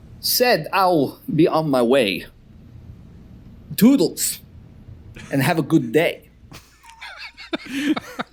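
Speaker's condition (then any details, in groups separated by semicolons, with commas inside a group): No condition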